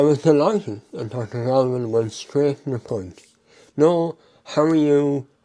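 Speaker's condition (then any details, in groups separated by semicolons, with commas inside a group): Mouth cancer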